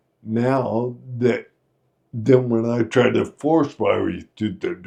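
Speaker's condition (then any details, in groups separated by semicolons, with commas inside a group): Friedreich's ataxia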